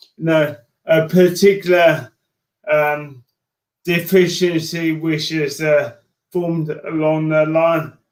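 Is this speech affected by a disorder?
Yes: motor neurone disease; slow, slurred speech, early sign.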